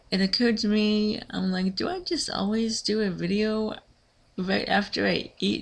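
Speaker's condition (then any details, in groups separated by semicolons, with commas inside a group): Cerebral palsy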